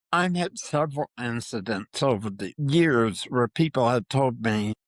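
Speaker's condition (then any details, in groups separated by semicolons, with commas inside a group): Parkinson's disease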